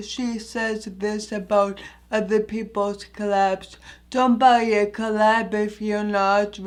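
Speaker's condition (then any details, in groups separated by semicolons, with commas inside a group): Anoxic brain injury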